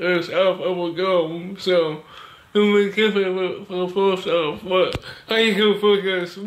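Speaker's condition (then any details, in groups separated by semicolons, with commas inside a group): Cerebral palsy; body affected; speech disability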